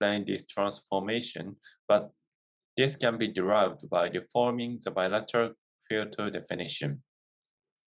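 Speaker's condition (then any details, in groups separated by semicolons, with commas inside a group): No condition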